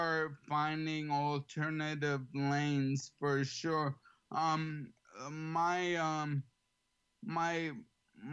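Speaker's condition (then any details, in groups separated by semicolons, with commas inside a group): ALS; two years off after onset, performing again; slightly slurred, has to slow down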